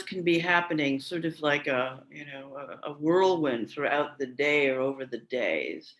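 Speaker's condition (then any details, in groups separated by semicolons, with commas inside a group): No condition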